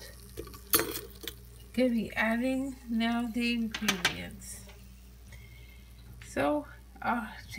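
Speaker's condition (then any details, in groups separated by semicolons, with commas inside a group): Bulbar ALS, bulbar onset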